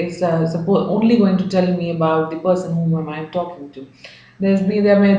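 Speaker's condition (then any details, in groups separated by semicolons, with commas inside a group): No condition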